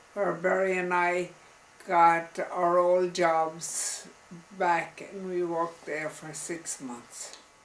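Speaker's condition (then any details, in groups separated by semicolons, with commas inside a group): Multiple sclerosis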